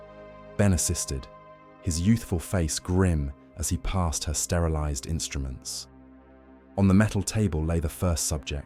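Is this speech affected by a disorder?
No.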